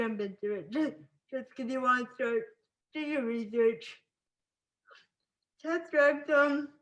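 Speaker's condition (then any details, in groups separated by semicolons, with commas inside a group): Spastic cerebral palsy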